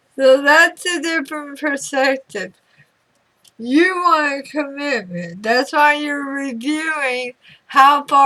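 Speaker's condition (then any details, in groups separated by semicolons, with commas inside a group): Throat cancer radiation damage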